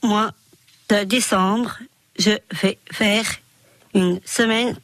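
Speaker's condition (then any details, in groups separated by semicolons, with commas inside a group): Down syndrome (Trisomy 21); age 31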